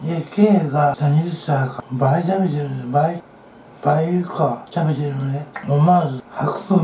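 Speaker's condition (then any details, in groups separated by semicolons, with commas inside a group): Tongue cancer, partial glossectomy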